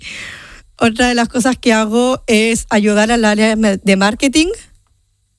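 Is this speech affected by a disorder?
Yes: Down syndrome; genetic, from birth; age 30.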